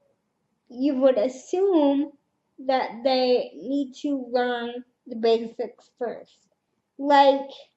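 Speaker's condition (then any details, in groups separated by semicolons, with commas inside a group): Cerebral palsy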